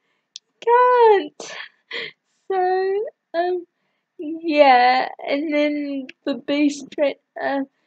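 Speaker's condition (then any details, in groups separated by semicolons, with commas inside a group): Cerebral palsy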